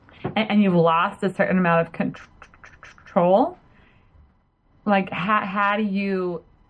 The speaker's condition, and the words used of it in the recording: Stuttering. But then I definitely, on this show with other people that I'm talking, I'm just like, the past 6 months, I've like totally fallen back.